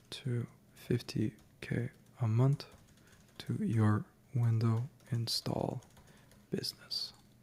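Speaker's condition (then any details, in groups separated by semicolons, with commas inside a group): No condition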